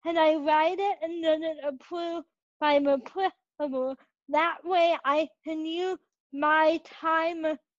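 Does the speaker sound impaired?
Yes: cerebral palsy; present from birth; age 21.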